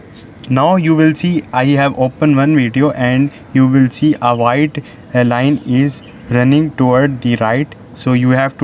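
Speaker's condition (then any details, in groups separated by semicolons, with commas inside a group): No condition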